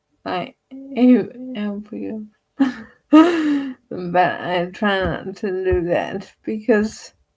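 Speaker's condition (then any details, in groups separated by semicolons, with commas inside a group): Friedreich's ataxia; gets winded, speaking sometimes difficult, weak voice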